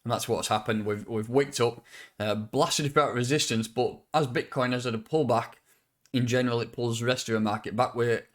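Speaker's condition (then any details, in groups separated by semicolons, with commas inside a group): No condition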